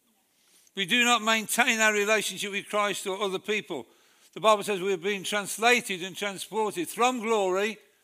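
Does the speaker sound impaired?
Yes: Parkinson's disease; Parkinson's with arthritis, diagnosed by brain scan after failed medical, dragging foot, shaking; new tablets from new consultant in Nottingham after over a year undertreated, masked face; speech affected at brain scan, per doctors.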